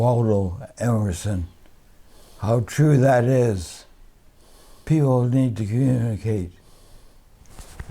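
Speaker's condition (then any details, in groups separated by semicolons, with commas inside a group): Parkinson's disease; bilateral deep brain stimulation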